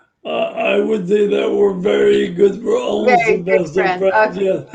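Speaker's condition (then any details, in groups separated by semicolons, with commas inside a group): Brain injury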